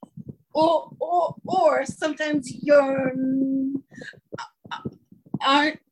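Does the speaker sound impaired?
Yes: stuttering; attended a speech course; here prolonged sounds.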